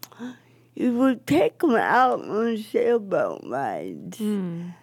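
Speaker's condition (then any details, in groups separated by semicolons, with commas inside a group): Cerebral palsy; affects speech, wheelchair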